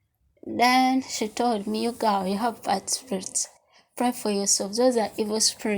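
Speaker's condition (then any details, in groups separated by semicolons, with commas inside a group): No condition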